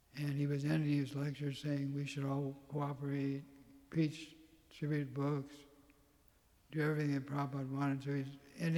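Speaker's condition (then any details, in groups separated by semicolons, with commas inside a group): Parkinson's; tremor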